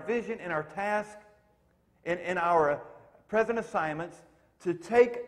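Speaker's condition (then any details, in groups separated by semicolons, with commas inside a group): No condition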